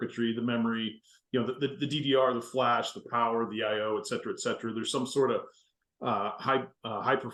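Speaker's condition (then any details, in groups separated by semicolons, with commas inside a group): No condition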